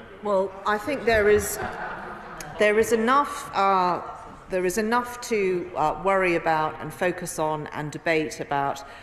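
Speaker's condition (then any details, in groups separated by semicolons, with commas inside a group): No condition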